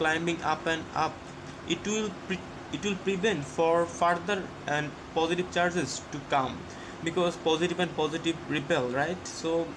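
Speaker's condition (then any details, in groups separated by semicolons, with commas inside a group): No condition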